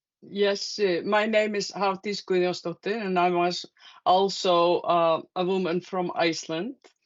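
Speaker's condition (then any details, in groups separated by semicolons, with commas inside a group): No condition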